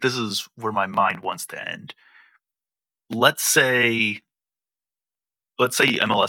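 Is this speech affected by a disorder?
No.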